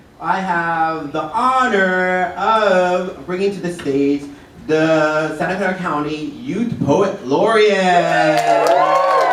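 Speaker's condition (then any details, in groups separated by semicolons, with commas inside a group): No condition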